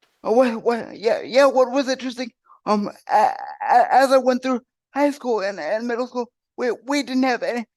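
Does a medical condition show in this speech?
Yes: cerebral palsy; wheelchair user.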